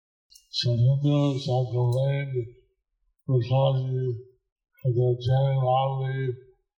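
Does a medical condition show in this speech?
Yes: stroke with facial paralysis; half of face paralyzed; about 15 years since stroke; hard to understand for unfamiliar listeners, Deva Madhava repeats speech aloud.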